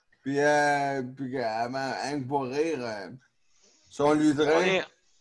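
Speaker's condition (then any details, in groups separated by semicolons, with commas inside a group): Neonatal cerebral palsy; neonatal onset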